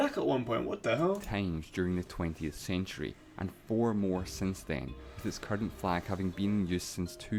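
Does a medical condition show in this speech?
No.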